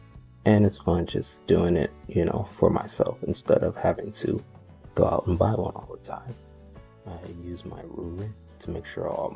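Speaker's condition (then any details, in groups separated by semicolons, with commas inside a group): No condition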